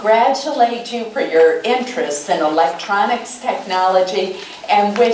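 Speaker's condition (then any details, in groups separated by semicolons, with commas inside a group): No condition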